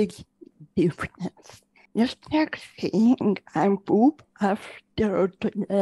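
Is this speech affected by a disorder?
Yes: generalized dystonia.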